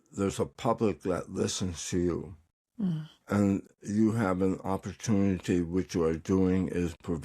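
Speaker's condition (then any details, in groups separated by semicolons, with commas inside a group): Tongue cancer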